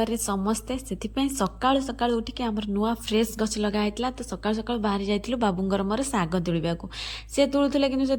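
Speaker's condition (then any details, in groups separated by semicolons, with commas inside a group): No condition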